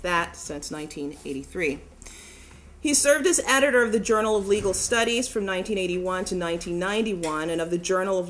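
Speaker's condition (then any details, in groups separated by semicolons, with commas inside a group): No condition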